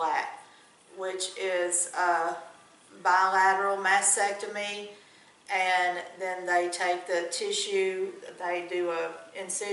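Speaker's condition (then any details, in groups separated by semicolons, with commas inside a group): No condition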